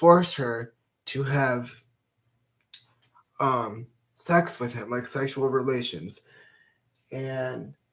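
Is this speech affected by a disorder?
Yes: cerebral palsy.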